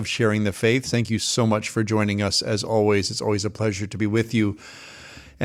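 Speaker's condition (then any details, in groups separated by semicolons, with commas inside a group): No condition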